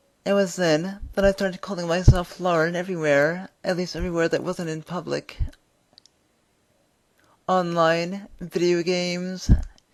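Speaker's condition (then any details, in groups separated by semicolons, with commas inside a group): Cerebral palsy; Ilizarov leg operation, right hip displacement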